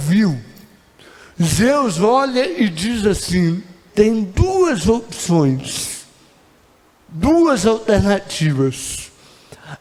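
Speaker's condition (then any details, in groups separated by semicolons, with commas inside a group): Cerebral palsy; predicted not to speak or walk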